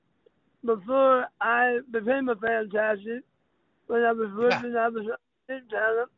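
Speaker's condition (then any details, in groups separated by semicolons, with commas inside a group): Throat cancer; may be hard to understand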